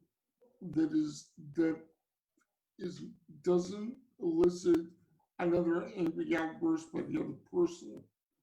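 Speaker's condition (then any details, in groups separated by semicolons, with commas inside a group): Cerebral palsy; from birth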